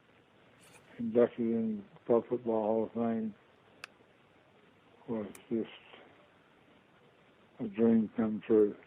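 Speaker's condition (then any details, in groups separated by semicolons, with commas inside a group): Parkinson's disease; diagnosed about two years ago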